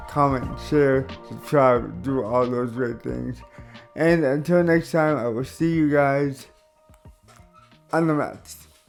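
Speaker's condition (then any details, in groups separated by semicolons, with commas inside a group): Cerebral palsy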